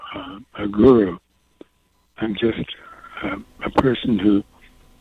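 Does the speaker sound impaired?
Yes: Parkinson's disease; frozen face first noticed by a doctor, confirmed by Parkinson specialists; throat getting closed up, losing voice.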